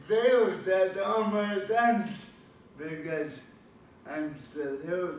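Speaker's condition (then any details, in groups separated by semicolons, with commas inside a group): Cerebral palsy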